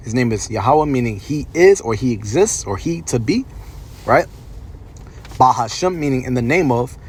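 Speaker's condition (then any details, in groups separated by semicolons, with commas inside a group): No condition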